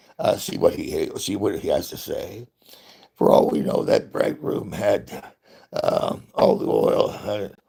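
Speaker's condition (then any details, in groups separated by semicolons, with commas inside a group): Parkinson's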